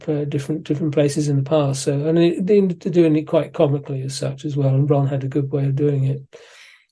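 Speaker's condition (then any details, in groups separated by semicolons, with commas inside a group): Parkinson's disease; suspected for a while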